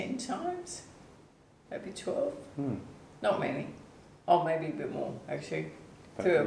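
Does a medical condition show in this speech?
Yes: ALS/MND; onset foot drop.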